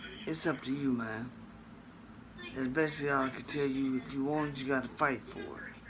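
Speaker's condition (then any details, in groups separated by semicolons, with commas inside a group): Traumatic brain injury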